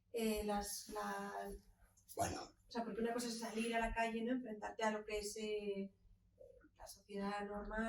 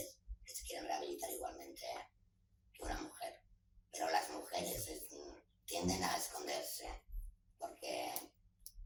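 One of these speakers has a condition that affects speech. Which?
The second: total laryngectomy; total laryngectomy, head and neck cancer.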